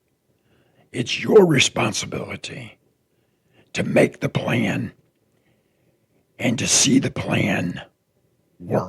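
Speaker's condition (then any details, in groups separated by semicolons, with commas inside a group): Throat cancer; tracheostomy tube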